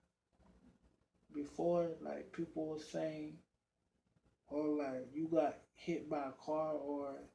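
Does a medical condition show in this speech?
Yes: cerebral palsy; present from birth, affects walking.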